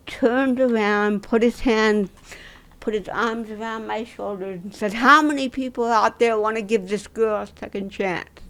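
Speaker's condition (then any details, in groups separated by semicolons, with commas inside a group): Cerebral palsy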